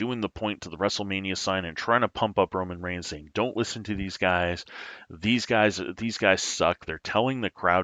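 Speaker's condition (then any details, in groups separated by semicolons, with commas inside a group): No condition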